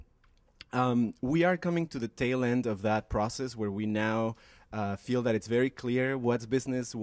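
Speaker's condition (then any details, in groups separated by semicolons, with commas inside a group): No condition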